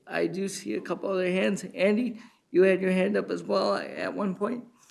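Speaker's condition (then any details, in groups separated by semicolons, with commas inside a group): Cerebral palsy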